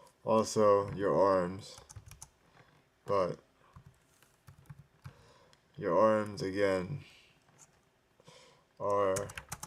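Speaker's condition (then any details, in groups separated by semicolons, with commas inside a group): Cerebral palsy, spastic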